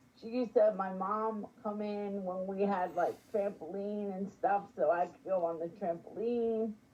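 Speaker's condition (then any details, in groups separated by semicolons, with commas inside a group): Spastic quadriplegic cerebral palsy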